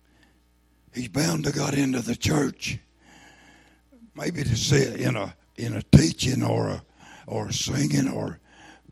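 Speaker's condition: Throat cancer, lost vocal cord

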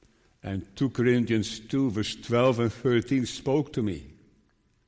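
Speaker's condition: Parkinson's disease; still preaching

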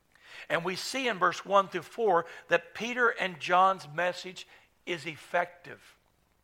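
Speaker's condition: No condition

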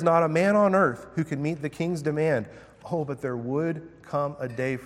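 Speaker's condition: No condition

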